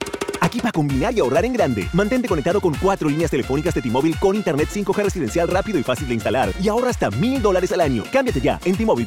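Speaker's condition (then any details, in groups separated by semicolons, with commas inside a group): No condition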